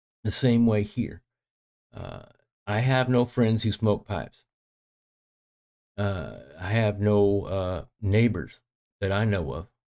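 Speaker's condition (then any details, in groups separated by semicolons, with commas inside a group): No condition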